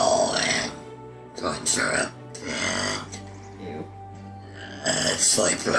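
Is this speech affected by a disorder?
Yes: laryngectomy; cough clears mucus, losing remaining tongue would end voice.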